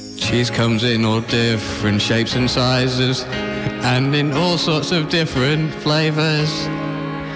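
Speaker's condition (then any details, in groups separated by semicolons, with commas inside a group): No condition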